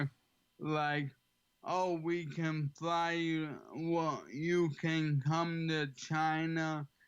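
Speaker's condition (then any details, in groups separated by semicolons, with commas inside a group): ALS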